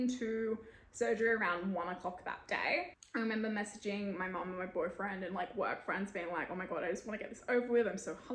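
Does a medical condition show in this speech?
No.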